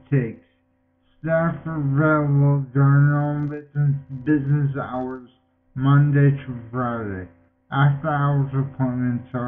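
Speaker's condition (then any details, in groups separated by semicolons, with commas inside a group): Multiple sclerosis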